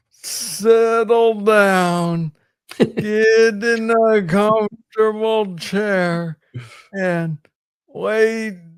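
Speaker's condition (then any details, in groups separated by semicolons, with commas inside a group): Parkinson's disease; speaks slowly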